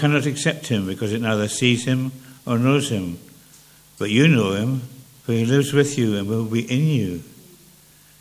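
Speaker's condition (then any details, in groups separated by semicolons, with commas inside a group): Parkinson's; less clear than before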